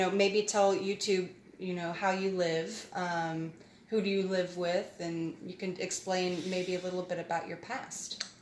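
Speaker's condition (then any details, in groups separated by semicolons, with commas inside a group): No condition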